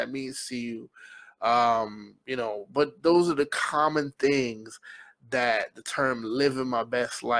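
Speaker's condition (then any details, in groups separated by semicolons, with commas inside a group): No condition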